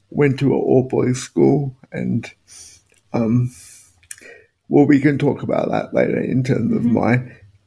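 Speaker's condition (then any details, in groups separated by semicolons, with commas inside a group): Spastic quadriplegic cerebral palsy; no intellectual component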